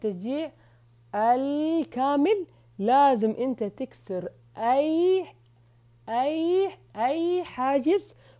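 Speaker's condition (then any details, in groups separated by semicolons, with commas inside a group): Stuttering; ongoing process of controlling it, experience with specialist therapy; repeated words, prolonged sounds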